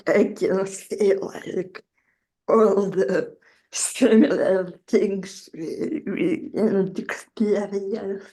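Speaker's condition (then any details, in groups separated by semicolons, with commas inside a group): Generalized dystonia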